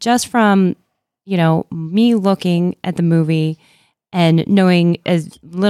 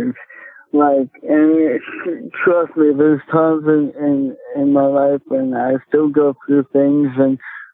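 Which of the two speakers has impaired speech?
The second: cerebral palsy; from birth, entire left side paralyzed; speech affected.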